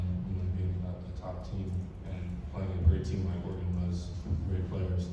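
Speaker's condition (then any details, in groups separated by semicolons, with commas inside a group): No condition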